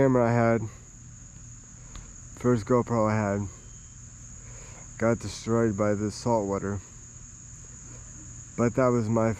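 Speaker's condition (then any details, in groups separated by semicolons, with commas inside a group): Cerebral palsy, spastic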